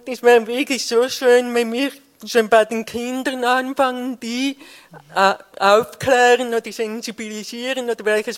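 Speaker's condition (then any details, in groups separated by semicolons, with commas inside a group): Deafness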